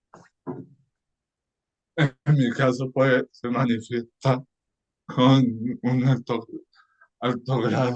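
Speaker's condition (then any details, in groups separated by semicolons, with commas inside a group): Cerebral palsy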